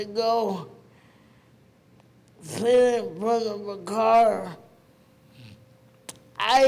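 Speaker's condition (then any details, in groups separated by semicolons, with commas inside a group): Cerebral palsy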